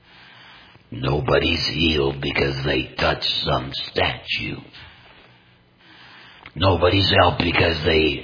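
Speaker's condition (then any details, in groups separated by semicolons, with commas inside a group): Total laryngectomy; voice prosthesis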